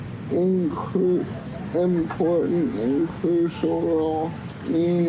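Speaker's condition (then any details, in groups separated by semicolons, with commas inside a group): Cerebral palsy; cannot walk unaided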